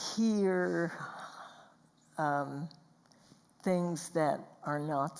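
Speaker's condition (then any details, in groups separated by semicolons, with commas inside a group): Spasmodic dysphonia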